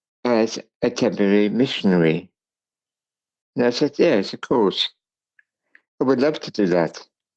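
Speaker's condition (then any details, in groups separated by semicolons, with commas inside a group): Cerebral palsy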